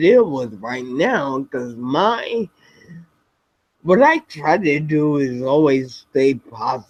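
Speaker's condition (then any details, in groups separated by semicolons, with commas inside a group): Spinocerebellar ataxia type 7, SCA7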